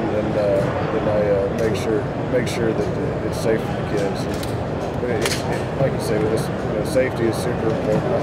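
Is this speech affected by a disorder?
No.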